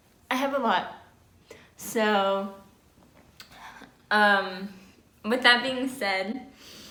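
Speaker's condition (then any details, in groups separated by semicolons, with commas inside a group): Cerebral palsy; oxygen loss at birth; very mild; crooked lip movement, slightly nasal, early sucking, swallowing loss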